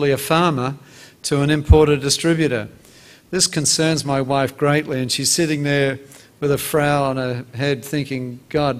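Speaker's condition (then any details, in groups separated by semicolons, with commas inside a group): No condition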